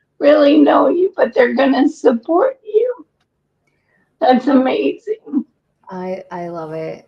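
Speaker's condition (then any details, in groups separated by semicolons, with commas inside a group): ALS; breathless after exertion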